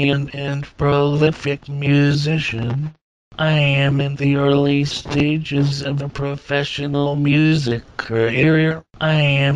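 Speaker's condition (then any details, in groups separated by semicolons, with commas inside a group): Lou Gehrig's disease; diagnosed four years ago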